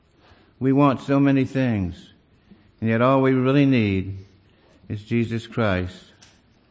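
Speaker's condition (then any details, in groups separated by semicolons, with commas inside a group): Parkinson's disease; father also had it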